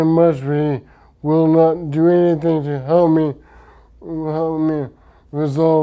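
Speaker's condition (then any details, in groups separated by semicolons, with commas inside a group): Traumatic brain injury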